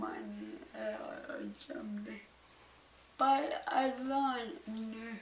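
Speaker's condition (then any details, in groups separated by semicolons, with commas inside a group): Cerebral palsy; balance and speech most affected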